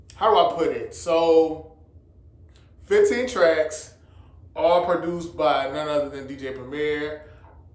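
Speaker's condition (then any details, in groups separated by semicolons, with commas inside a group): No condition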